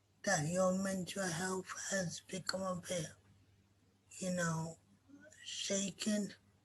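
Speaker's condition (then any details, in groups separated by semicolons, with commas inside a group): Cerebral palsy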